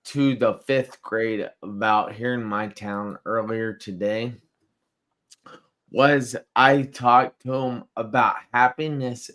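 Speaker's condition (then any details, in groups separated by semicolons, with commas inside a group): Traumatic brain injury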